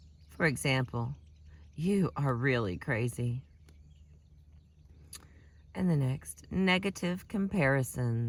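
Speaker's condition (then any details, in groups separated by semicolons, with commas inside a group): No condition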